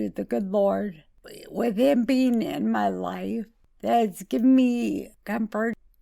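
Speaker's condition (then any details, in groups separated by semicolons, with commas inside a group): Multiple sclerosis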